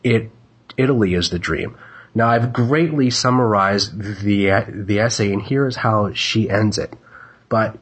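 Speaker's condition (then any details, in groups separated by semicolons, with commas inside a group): Stuttering; formerly covert stuttering, hidden from most people growing up, openly acknowledged since college; variable, can pass as fluent for long periods, occasional blocks, getting stuck on words; repeated sounds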